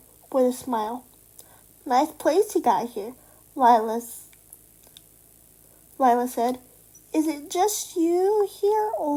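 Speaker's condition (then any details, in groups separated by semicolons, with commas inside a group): Cerebral palsy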